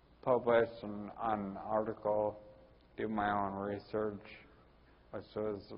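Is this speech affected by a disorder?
Yes: ataxia; speech typical of the condition.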